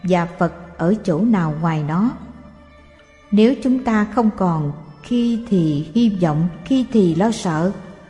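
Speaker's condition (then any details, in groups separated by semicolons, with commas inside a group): No condition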